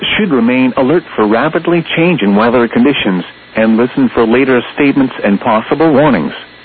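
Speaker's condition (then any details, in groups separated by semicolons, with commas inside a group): No condition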